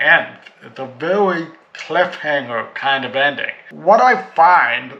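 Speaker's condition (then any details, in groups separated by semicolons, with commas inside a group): Cerebral palsy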